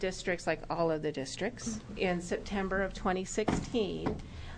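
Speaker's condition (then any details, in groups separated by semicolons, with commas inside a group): No condition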